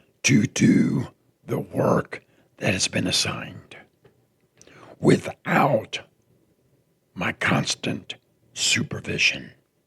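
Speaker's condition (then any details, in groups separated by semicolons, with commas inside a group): Throat cancer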